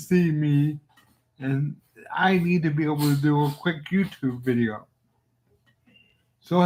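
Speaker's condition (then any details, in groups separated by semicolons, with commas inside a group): Cerebral palsy; from birth, cannot type; reliable voice, uses voice control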